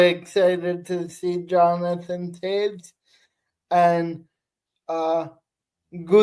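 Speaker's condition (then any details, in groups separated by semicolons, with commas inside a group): Cerebral palsy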